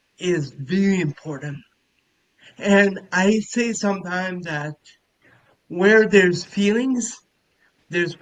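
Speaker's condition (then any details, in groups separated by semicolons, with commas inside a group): Cerebral palsy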